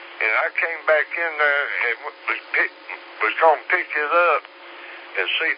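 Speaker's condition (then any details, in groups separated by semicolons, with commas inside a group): Slurred speech; stroke 3 years ago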